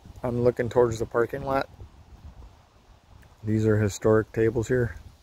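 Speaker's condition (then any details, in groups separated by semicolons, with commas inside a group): No condition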